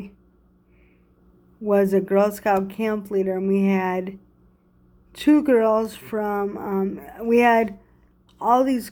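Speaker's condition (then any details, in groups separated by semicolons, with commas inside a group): Cerebral palsy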